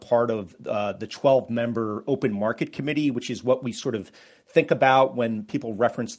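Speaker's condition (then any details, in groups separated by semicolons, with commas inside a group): No condition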